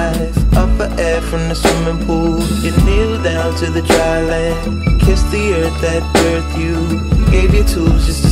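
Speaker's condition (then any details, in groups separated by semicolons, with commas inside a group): No condition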